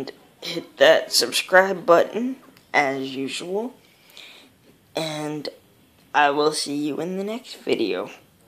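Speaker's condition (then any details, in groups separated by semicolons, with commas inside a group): Cerebral palsy, mild; teeth pulled, hip double osteotomy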